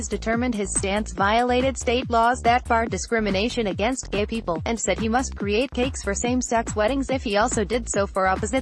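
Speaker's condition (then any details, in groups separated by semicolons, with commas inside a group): No condition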